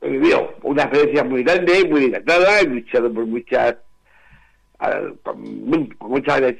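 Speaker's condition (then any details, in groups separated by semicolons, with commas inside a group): Down syndrome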